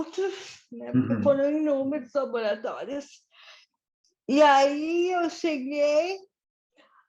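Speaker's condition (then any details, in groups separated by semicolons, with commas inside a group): Cerebral palsy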